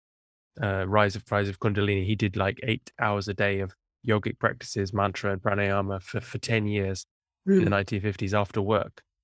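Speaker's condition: No condition

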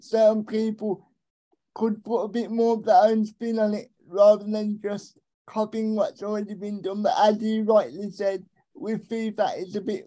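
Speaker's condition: Cerebral palsy; left hand usable

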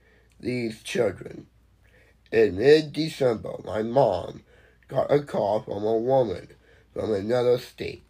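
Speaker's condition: Down syndrome; genetic disorder, present since birth; delivers prepared speech aloud himself

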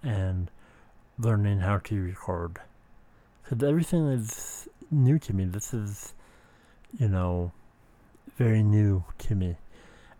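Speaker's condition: Speech impediment

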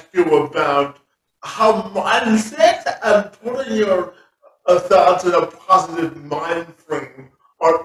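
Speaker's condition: Spastic quadriplegic cerebral palsy; from birth

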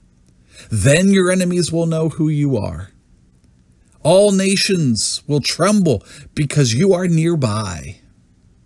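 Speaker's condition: No condition

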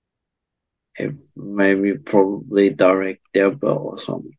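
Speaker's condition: Cerebral palsy

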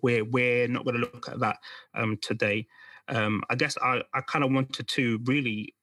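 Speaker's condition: Stammer; struggles to get words out, other sounds before intended word, single words take longer; repeated sounds

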